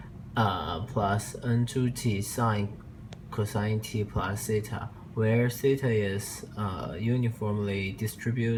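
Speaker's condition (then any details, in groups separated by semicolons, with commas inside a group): No condition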